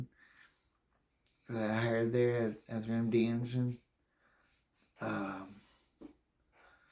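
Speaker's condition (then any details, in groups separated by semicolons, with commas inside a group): Brain injury; memory greatly affected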